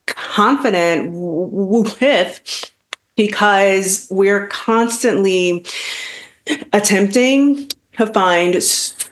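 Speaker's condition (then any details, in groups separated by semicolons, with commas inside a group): Stuttering; lifelong stuttering; long-standing fear of talking, past avoidance of carrying conversations, stuttering held back career; prolonged sounds, blocks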